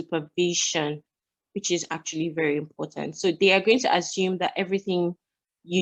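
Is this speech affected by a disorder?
No.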